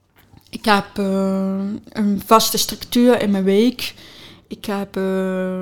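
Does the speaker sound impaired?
Yes: deafness with cochlear implant; congenital, implant from age two, magnet in head, cochlear electrodes, once robotic sound, pain, stopped use; still uses cochlear implant, lip reads well, phone typing when needed, sister Demi supports with sign; speech therapy to practise speech, says speaks very well now.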